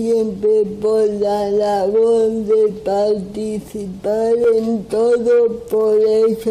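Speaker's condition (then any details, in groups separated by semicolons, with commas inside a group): Cerebral palsy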